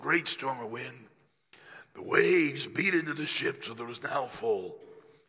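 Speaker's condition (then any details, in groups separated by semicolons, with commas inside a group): Laryngeal cancer after radiation, growth on voice box treated with radiation and chemotherapy; voice box not removed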